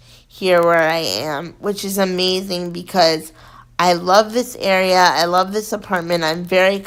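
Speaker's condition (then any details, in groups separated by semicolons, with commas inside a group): Cerebral palsy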